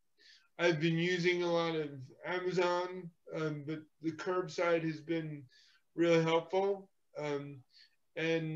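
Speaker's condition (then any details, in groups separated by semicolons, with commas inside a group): Cerebral palsy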